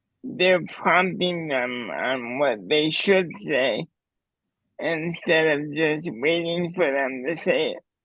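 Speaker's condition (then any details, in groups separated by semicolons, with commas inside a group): Cerebral palsy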